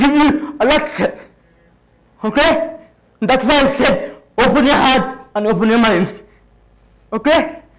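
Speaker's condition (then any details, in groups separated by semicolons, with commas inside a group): Cerebral palsy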